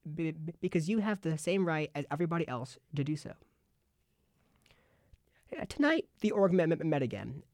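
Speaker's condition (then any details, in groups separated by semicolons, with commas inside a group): Stutter; stutter since early childhood, not expected to go away; ongoing, stutters a lot, somewhat quieter, stuttered at recent meeting; blocks where words could not leave mouth, awkward silences reading aloud, over-analysis of speech grew with age; repeated sounds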